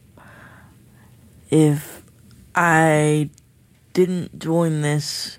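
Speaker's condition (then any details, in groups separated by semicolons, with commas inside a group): Cerebral palsy; motorized wheelchair user, needs Hoyer lift to get out of bed, 24/7 caregivers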